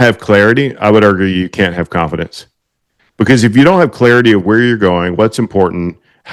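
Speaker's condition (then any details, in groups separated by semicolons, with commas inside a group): No condition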